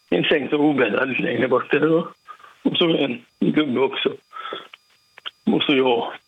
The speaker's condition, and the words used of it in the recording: Parkinson's disease. För jag har Parkinson också, så jag har svårt för att prata ibland.